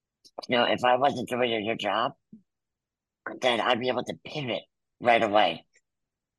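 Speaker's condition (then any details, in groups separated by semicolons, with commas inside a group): Muscular dystrophy; congenital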